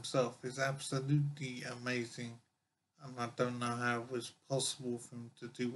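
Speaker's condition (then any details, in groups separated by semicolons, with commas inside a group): Brain injury; severe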